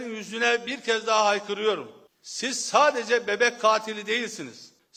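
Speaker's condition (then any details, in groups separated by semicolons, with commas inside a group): No condition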